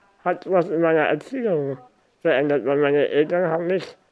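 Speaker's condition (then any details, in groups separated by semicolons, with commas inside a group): Spinal muscular atrophy; neuromuscular disease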